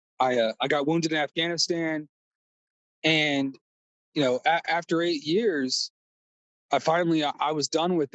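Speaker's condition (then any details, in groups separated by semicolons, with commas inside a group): No condition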